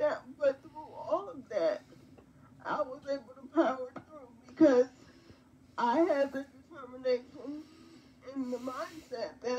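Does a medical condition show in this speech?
Yes: quadriplegic cerebral palsy.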